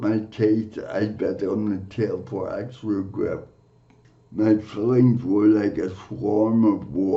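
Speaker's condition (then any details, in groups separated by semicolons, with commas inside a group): Cerebral palsy; from birth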